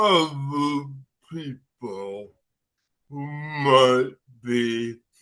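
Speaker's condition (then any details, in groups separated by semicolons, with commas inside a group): Cerebral palsy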